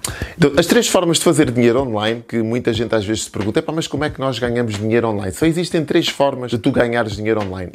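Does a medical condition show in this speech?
No.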